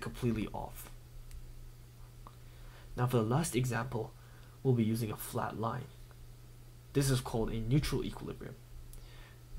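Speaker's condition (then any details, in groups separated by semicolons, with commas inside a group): No condition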